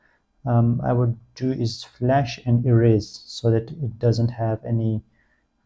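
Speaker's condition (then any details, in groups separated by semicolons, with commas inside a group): No condition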